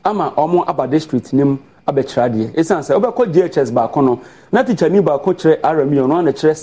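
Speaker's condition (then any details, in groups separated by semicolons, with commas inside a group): No condition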